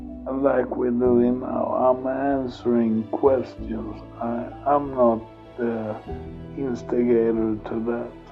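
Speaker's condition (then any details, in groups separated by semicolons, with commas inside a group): Multiple sclerosis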